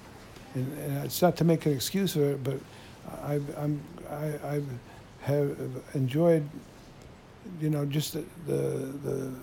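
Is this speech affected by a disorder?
Yes: Parkinson's disease; typical form, tremor onset in right arm and hand, spread a little, 9 years since onset; stable last 1.5 to 2 years, exercise programs, medication combination, cannot drive; some self-described stuttering while talking.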